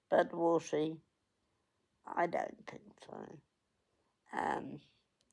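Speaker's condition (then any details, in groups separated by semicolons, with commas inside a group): Cerebral palsy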